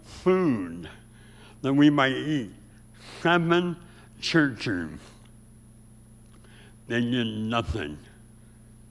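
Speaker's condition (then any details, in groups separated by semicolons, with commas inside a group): Severe speech impediment; about age 84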